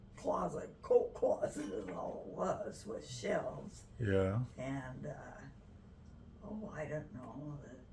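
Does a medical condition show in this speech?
Yes: Parkinson's.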